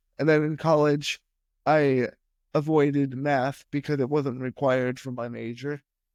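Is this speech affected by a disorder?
Yes: spastic quadriplegic cerebral palsy.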